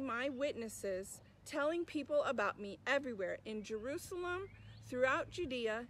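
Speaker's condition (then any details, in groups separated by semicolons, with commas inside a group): No condition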